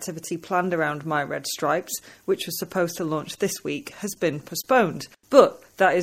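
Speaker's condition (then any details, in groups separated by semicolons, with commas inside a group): No condition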